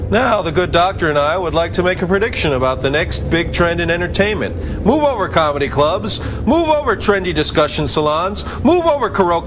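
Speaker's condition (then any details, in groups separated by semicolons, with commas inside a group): No condition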